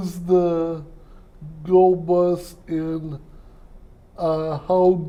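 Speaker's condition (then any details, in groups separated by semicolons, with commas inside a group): Cerebral palsy; speech impairment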